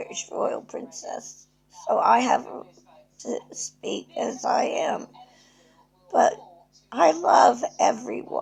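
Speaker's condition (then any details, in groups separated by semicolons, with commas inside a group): Cerebral palsy; present from birth, arthritic hips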